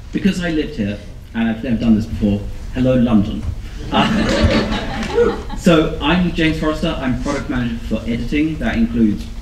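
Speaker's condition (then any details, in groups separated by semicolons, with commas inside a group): No condition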